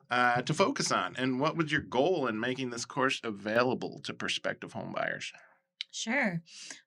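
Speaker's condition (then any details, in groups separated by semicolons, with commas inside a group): No condition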